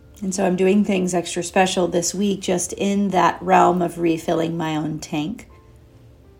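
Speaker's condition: No condition

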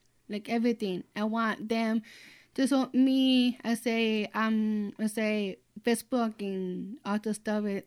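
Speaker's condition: Down syndrome; 24 years old; often answers for her

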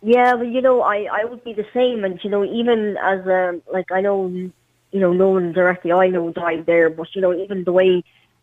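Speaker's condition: Cleft palate; congenital

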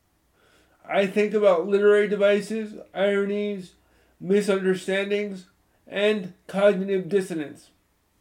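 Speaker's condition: Cerebral palsy; cerebral palsy since childhood

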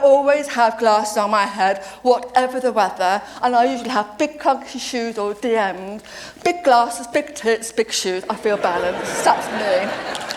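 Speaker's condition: Deafness; deaf since age seven

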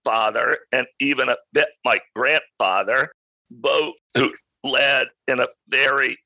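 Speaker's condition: Spasmodic dysphonia; understood by listeners

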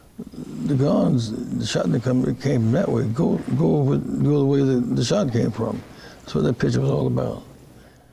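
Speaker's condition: Parkinson's disease; speech therapy

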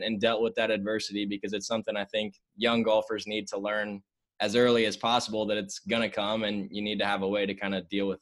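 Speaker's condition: No condition

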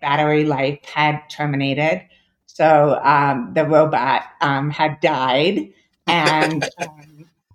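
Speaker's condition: Deafness; diagnosed as toddler

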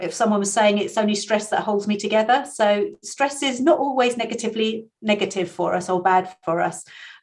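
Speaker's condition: No condition

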